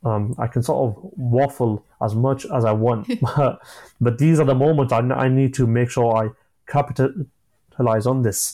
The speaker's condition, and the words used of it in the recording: Stuttering. That, like, I'm not a fluent speaker.